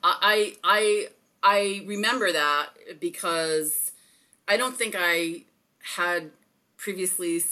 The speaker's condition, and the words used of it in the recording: Stuttering. Like, for me, stuttering has always been about avoidance.